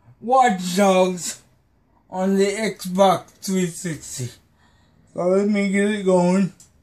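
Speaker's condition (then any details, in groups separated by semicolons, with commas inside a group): Cerebral palsy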